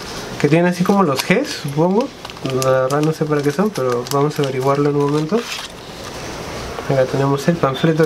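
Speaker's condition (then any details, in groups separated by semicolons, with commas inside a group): No condition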